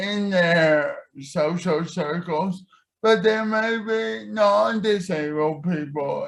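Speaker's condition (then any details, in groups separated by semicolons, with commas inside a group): Cerebral palsy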